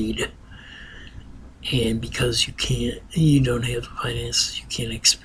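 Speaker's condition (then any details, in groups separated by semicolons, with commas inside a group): Ataxia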